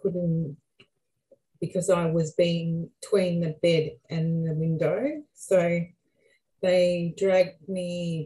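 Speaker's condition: Aphasia; left middle cerebral artery clot stroke, PFO, clot-busting therapy, clot retrieval, right-sided paralysis at onset; reduced right hand function, fatigue, sensory overload, speech therapy and OT discharged, later NDIS funding; affects spoken and written language, word finding difficulty, trouble with numbers, unable to speak at onset

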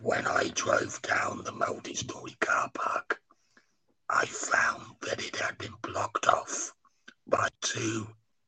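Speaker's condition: Laryngectomy after cancer; cancer survivor

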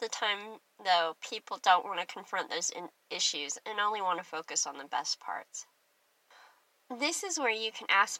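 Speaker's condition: Cleft lip and palate; clear speech

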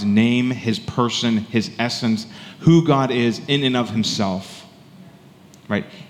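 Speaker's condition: No condition

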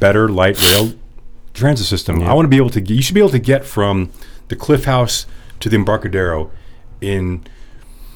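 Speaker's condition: No condition

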